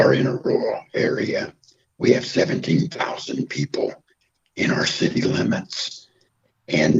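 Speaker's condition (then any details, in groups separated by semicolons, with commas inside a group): Throat cancer, half voicebox, partial laryngectomy; half of voicebox removed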